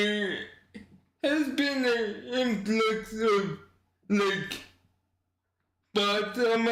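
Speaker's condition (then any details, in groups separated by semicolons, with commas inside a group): Cerebral palsy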